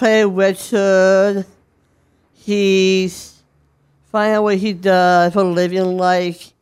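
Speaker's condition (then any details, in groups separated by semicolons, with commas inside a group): Down syndrome; age 40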